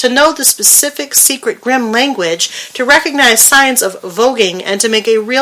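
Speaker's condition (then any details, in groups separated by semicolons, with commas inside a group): No condition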